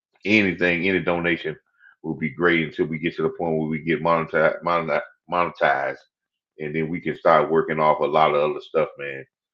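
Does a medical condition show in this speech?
No.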